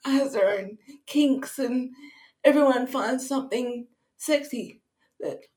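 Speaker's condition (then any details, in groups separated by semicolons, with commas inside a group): Cerebral palsy; wheelchair user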